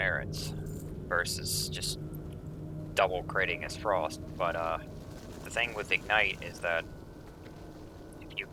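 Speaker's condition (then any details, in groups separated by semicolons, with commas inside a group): No condition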